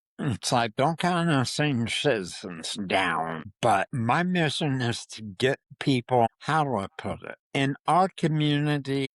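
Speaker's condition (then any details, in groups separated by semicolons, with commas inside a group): Parkinson's disease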